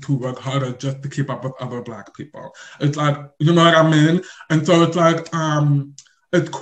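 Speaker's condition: Deaf or hard of hearing; invisible deafness, on deaf spectrum, does not hear everything, family not fluent in signing; looks around to make sure of hearing everything

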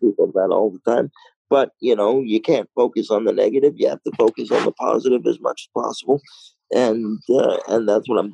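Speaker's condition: Cerebral palsy, mild

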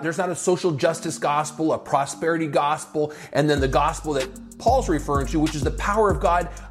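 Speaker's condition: No condition

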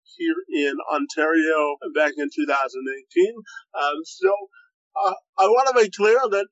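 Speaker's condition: Cerebral palsy; cannot walk normally

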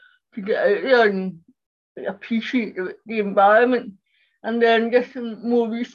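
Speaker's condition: Cerebral palsy; speech impairment

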